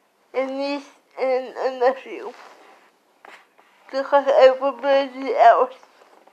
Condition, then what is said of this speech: Cerebral palsy. It affects my whole body, and I have a slur when I speak.